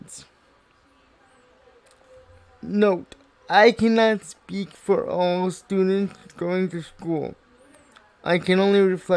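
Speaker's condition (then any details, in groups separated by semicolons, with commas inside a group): Cerebral palsy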